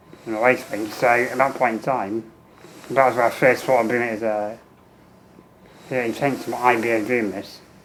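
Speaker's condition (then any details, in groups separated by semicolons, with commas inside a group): Muscular dystrophy; tracheostomy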